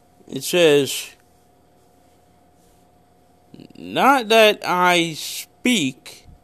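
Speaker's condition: Cerebral palsy; congenital cerebral palsy

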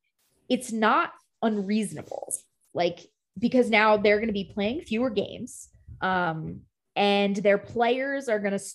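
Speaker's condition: No condition

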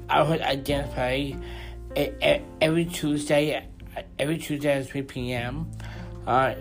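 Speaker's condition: Down syndrome; from birth, incomplete intestine, intestinal bypass surgery on day three, heart defect with two holes, congestive heart failure, open heart surgery in infancy; short answers

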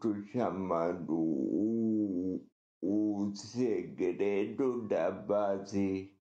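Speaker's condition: Cerebral palsy; uneventful pregnancy

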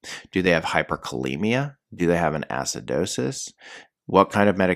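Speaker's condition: No condition

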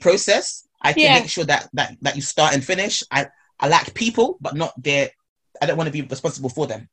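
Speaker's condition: Stammer; severe stammer since childhood, barely spoke until 15, tongue bar since university helps control speech; stammer still present, worse with anxiety or stress, stammered more in recent webinar, often unnoticed; stammers more when anxious or stressed, stammer disguised as pauses, deep voice since year three; repeated sounds, repeated words

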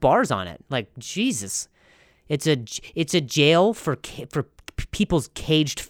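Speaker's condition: Stuttering; past inability to say things in the moment, considers own voice unusual; repeated sounds, repeated words

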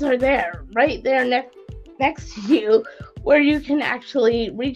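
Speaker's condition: Cerebral palsy; quadriplegic

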